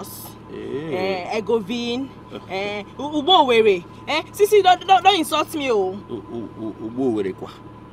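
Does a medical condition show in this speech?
No.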